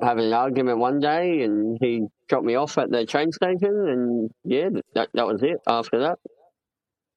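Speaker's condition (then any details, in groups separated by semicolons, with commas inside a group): Cleft palate; congenital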